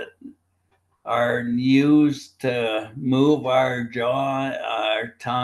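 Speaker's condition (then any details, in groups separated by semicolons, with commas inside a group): Primary lateral sclerosis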